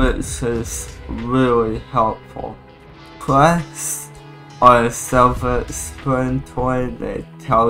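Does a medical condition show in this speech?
Yes: cerebral palsy.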